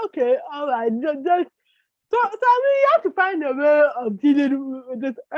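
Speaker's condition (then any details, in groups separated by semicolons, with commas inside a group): Cerebral palsy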